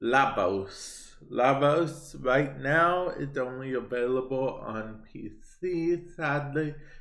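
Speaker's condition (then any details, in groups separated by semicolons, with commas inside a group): Cerebral palsy; affects speech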